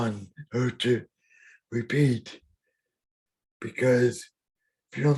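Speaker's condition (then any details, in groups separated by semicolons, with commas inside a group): Cerebral palsy; needed speech and language therapy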